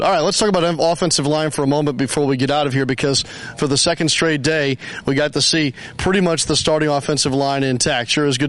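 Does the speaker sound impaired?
No.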